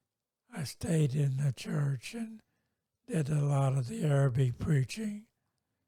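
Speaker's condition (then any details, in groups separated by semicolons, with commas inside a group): Multiple sclerosis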